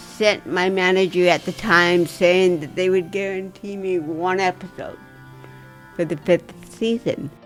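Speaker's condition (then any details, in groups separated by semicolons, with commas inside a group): Dystonia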